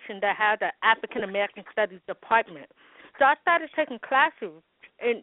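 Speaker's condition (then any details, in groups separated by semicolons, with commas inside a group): Hearing loss with speech impediment; congenital hearing loss, umbilical cord wrapped around neck at birth, hearing aids since 15 months; wears hearing aids, learned sign language at four; speech impediment caused by hearing loss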